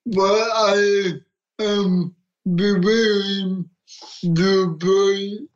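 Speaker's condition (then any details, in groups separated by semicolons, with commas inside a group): Cerebral palsy; gets around in a walker, adapted wheelchair boxer; short simple sentences, manager Sean Morris repeats and rephrases answers for listeners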